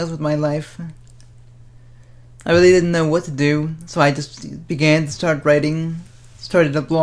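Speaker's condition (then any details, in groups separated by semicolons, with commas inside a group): Cerebral palsy; speaks fast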